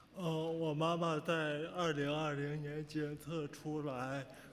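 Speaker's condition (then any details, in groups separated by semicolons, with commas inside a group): Cerebral palsy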